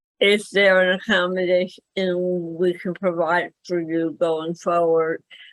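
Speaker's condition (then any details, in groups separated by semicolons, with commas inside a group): Cerebral palsy; speaks better than types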